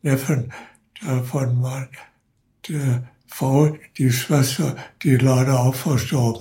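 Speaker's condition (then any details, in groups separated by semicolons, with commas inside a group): Parkinson's disease; could not speak properly during earlier sudden spinning vertigo episode, caller noticed voice, ambulance called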